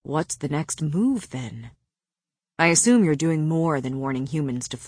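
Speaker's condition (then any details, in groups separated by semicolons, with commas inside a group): No condition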